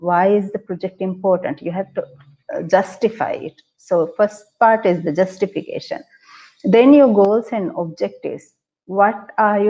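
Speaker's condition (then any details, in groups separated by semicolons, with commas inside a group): No condition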